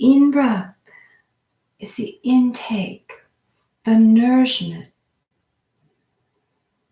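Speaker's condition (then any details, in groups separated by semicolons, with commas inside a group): No condition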